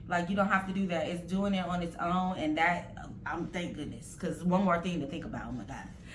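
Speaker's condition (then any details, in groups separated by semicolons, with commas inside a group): No condition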